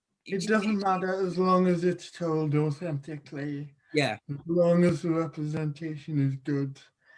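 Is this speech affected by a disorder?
Yes: cerebral palsy.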